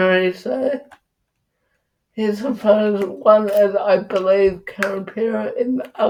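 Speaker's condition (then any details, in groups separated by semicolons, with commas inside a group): Cerebral palsy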